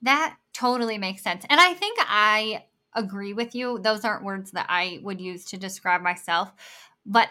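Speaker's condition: Bilateral cleft lip and palate; congenital

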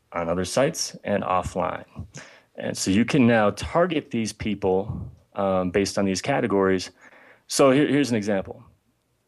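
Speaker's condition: No condition

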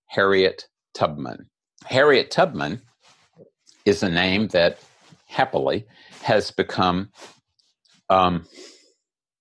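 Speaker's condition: No condition

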